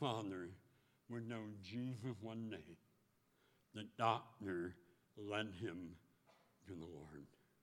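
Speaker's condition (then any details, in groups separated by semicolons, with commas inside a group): Speech impediment; voicing with clothespin on nose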